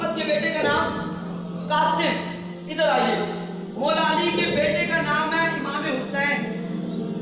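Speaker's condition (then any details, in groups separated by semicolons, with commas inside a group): No condition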